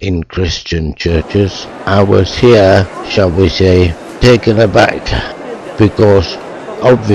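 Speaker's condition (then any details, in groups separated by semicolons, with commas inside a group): Motor neuron disease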